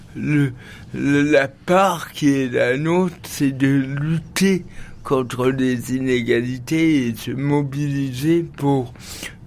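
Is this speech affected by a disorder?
Yes: cerebral palsy.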